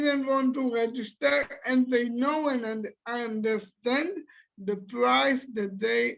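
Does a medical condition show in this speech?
Yes: cerebral palsy.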